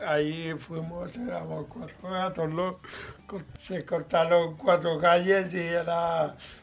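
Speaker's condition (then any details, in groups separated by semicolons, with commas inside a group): Cerebral palsy; mild, lesser degree of disability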